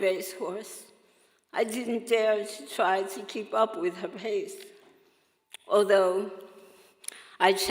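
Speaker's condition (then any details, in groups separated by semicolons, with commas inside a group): Oral cancer survivor; survivor, several years since treatment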